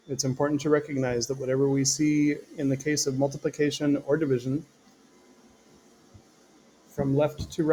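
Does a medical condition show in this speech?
No.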